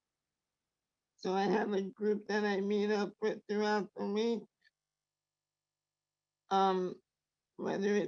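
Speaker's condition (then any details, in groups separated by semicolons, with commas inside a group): Traumatic brain injury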